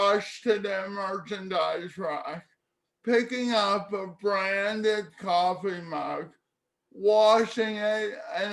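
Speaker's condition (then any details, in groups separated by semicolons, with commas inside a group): Cerebral palsy; childhood leg tendon transfer surgery; speech therapy in childhood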